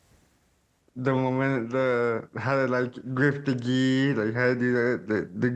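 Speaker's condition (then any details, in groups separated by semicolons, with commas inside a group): Cerebral palsy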